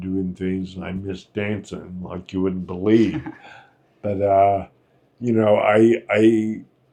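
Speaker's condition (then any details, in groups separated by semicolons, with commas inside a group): Friedreich's ataxia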